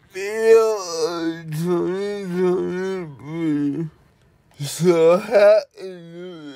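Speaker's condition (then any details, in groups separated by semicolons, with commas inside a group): Cerebral palsy; uses one hand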